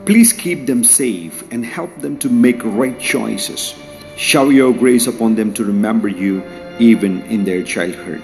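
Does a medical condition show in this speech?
No.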